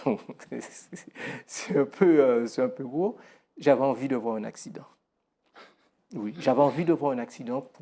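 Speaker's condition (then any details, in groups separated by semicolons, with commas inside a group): No condition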